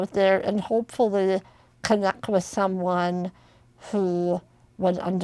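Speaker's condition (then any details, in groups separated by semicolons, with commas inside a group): Spinal muscular atrophy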